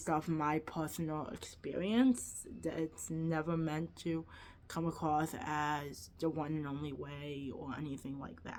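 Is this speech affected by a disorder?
Yes: cerebral palsy, quadriplegic.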